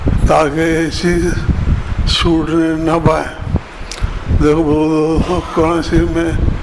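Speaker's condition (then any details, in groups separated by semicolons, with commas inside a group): Difficulty speaking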